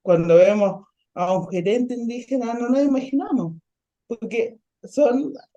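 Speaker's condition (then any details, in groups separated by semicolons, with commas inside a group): Ataxic cerebral palsy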